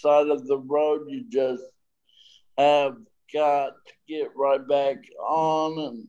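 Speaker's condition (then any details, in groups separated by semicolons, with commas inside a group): Traumatic brain injury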